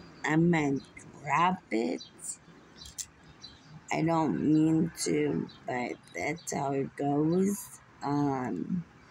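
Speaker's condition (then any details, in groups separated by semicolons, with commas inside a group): Muscular dystrophy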